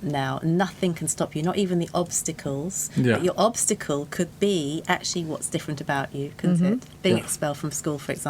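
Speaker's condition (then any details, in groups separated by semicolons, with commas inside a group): No condition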